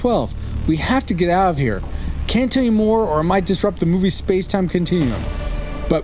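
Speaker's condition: No condition

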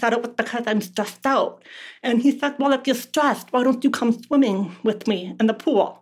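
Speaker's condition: Deafness; on Microsoft Teams video call, reading lips and live captions

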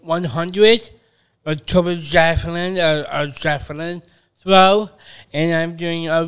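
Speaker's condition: Down syndrome

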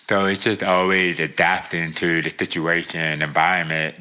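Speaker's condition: Deafness; born with profound hearing loss, wears hearing aids since childhood, cannot hear without them

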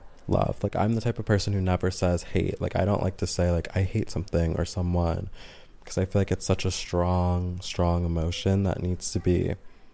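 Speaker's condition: No condition

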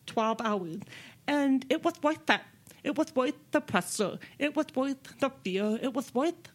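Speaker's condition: Deafness; speaks with own voice

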